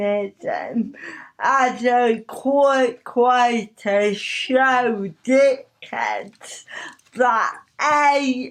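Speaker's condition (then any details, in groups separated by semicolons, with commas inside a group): Cerebral palsy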